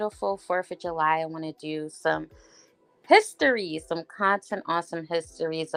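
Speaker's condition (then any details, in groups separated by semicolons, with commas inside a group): No condition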